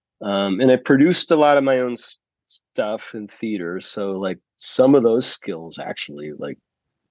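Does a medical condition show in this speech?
No.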